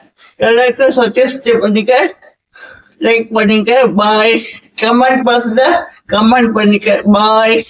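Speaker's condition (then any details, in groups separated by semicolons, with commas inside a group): Cerebral palsy; gait training, walks alone with walker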